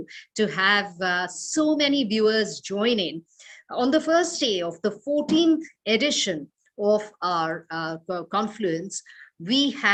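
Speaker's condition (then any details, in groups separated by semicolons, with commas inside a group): No condition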